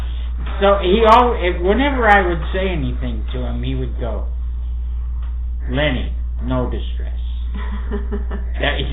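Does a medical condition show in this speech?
No.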